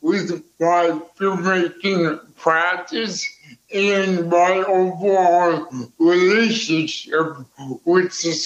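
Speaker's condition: Cerebral palsy

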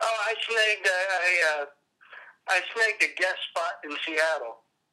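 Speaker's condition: Cerebral palsy; appearance likened to Parkinson's

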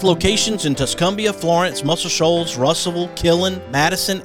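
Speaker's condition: No condition

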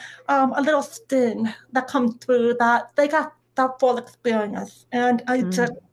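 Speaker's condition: Deafness; uses captioned video calls

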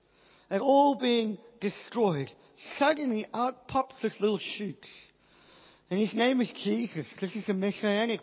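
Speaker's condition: Cleft palate, Pierre Robin syndrome; hated own voice until about age 28

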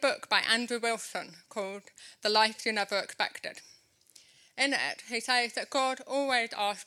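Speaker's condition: Deafness since birth; congenital, hearing aids since age 2.5, cochlear implant surgery about 10 months ago, no infection, minimal scarring

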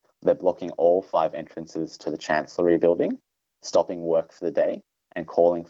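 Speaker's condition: No condition

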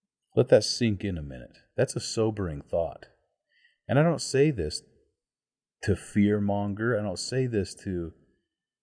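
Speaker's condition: No condition

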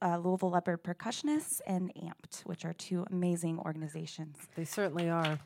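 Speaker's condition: No condition

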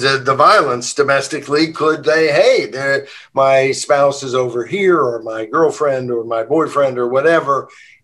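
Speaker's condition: No condition

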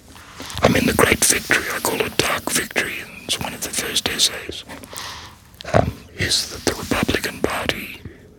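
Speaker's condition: Laryngectomy; vocal cord cancer, throat cancer recurrence 8 years later, laryngectomy late 2016, second operation for spreading infection; speaks via tiny silicone voice prosthesis connecting new throat to stoma; very quiet, odd manner of speaking, fluent in paragraphs since start of speech therapy

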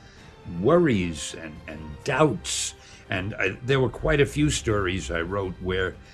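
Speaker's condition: No condition

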